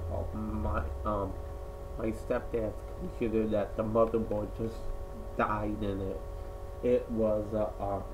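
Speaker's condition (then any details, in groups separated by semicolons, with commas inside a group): Cerebral palsy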